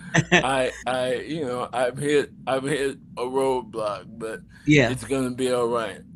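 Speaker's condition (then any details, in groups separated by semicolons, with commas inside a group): ALS; throat muscles affected, speech slowed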